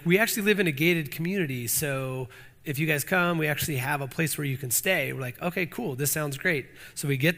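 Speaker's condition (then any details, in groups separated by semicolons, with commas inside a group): No condition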